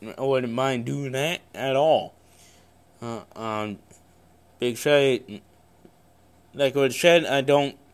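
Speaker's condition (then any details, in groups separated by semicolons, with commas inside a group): Cerebral palsy; congenital, no known medical cause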